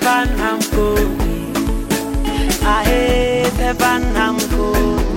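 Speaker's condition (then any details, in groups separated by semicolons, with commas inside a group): No condition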